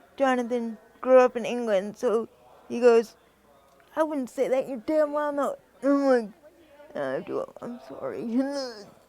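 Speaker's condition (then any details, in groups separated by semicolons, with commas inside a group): Cerebral palsy; spastic quadriplegic form, from birth, wheelchair since age two; 23 years old, types with two fingers; able to speak, considers self very good speaker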